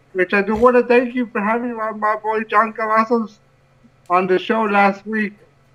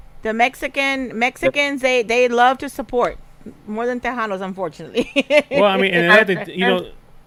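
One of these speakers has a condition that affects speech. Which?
The first: cerebral palsy; from birth.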